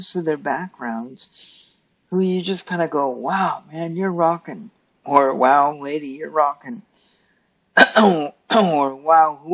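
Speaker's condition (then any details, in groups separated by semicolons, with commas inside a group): Cerebral palsy; stiff muscles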